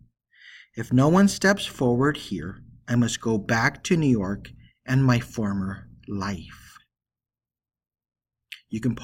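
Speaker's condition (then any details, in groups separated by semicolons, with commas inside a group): No condition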